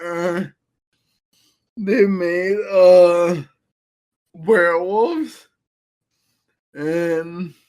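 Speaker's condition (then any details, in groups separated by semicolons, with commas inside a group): Friedreich's ataxia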